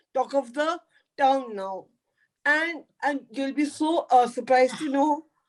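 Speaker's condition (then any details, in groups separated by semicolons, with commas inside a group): Cerebral palsy; floppy limbs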